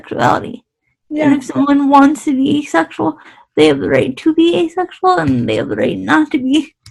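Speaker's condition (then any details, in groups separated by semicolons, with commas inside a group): Cerebral palsy; quadriplegic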